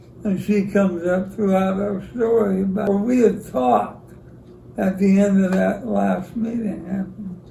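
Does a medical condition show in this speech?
Yes: ALS; about 25 years since diagnosis.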